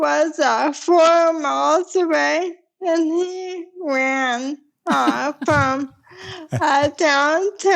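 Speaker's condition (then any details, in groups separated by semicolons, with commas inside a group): ALS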